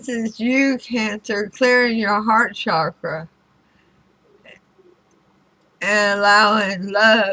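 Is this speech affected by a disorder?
Yes: throat cancer radiation damage.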